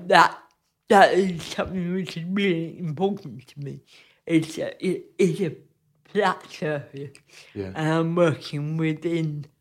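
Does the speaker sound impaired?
Yes: cerebral palsy; careful movement needed.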